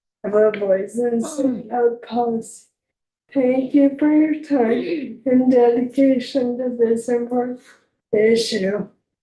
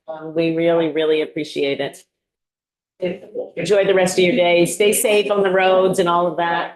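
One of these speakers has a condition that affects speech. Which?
The first: ALS; diagnosed about 3 years ago, legs weakening; voice obviously deteriorating.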